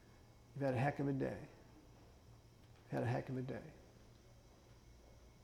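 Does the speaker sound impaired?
Yes: Parkinson's; cognitive issues.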